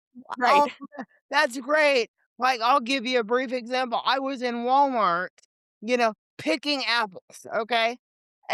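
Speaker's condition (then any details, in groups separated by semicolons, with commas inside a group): Cerebral palsy; from birth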